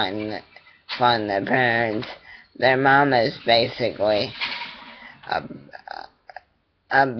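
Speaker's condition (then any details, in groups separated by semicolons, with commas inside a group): Cerebral palsy; attending therapy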